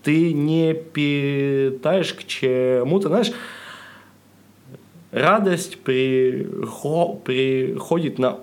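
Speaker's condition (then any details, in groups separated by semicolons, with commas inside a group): Stuttering, mild; persistent stutter, unable to get rid of it; stand-up comic, opens sets with jokes warning about stutter; slight stutter, sound and part-word repetitions, blocks, fillers, self-interruptions; repeated sounds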